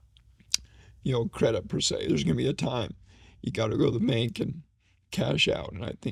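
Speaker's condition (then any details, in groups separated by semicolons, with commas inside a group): ALS; slowly progressing form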